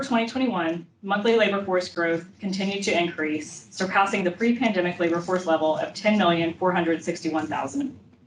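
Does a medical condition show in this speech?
No.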